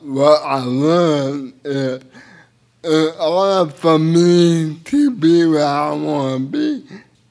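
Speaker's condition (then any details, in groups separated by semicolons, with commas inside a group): Cerebral palsy; a little difficult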